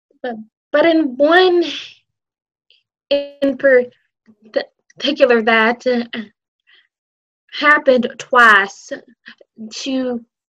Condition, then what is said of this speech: Stuttering. Well, good for you, but I stutter.